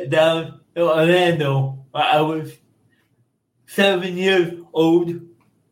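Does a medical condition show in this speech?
Yes: cerebral palsy; birth oxygen loss, cord around neck, spasms, limited body control, motor deficits, childhood physical, occupational therapy; speech impairments, speech therapy from age seven with Jeff in Orlando, school speaking device declined.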